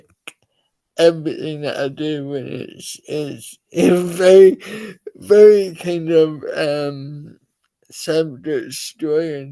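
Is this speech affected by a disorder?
Yes: cerebral palsy.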